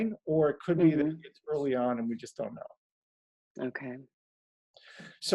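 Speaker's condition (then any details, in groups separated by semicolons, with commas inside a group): No condition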